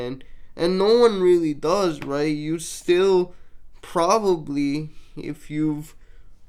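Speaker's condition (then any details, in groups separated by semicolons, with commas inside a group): Cerebral palsy, mixed, mild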